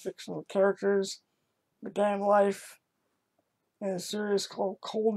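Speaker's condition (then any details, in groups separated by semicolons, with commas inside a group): Cerebral palsy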